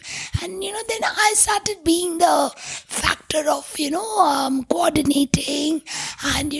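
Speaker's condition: Tracheostomy, vocal cords permanently constricted from smoke inhalation

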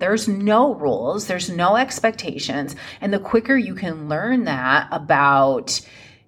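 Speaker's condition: No condition

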